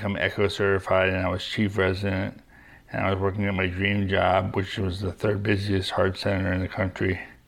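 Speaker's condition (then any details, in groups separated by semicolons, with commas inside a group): Young-onset Parkinson's disease; diagnosed at 38, hereditary form, right-side hand weakness, freezing, 5 years medication, then deep brain stimulator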